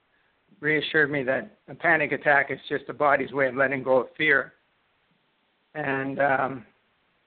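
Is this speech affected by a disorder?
Yes: Parkinson's disease; left index finger tremor, diagnosed 4 years later by Ontario neurologist, then left hand weakness, dexterity loss.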